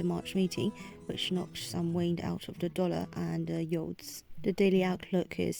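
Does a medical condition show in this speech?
No.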